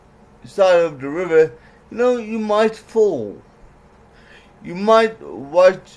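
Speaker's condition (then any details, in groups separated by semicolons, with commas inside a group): Cerebral palsy; certain letters flat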